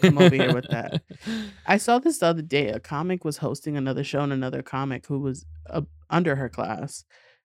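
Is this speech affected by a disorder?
No.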